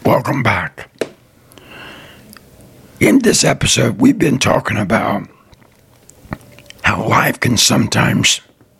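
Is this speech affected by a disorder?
Yes: throat cancer, partial laryngectomy; altered speech from cancer and partial larynx removal.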